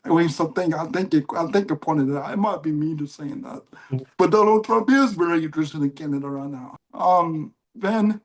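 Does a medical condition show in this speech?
Yes: cerebral palsy; mild case.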